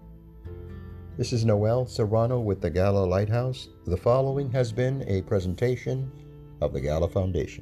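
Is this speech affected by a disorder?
No.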